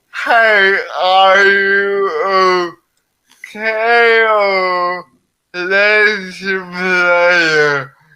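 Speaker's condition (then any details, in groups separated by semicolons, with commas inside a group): Cerebral palsy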